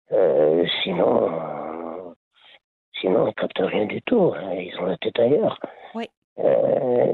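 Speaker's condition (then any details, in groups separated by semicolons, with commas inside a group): Laryngeal cancer; laryngeal cancer linked to heavy smoking, quit over 20 years ago, later lung cancer, part of lung removed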